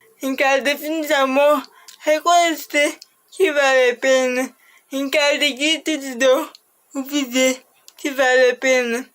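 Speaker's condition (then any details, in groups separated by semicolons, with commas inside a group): Mixed cerebral palsy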